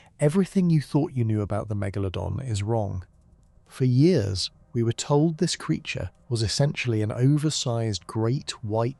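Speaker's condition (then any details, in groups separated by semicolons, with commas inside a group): No condition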